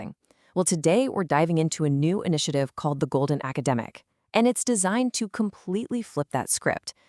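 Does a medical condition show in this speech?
No.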